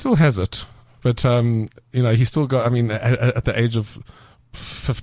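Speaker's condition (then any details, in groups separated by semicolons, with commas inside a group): Stutter; stutter since childhood, bad in youth, shy, feared speaking e.g. ordering in restaurants; stutter still present in adulthood, no longer feared or a handicap; noticeably slows speech, worse under stress, less when relaxed; repeated sounds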